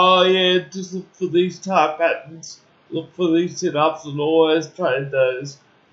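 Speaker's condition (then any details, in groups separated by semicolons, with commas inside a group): Cerebral palsy; uses wheelchair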